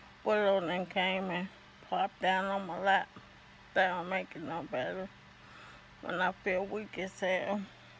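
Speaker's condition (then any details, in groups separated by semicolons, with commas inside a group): ALS; affects hands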